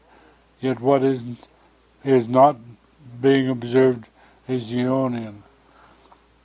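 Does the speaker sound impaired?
Yes: stroke; stroke at age 78, trembling hands, fell and broke hip, arterial aneurysm found on x-rays, surgery; slurred speech after stroke, hard time finding words, shaky voice.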